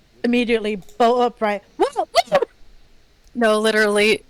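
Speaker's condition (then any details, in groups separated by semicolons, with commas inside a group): No condition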